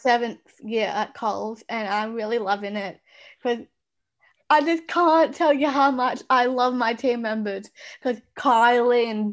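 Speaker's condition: Down syndrome; parents told would never speak

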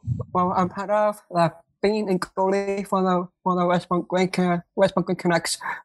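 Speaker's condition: Down syndrome

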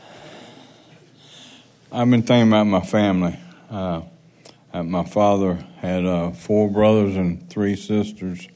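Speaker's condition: Parkinson's

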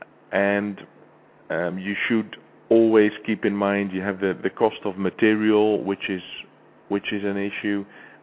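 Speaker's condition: No condition

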